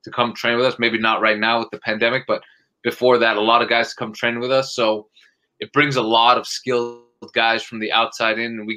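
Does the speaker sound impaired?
No.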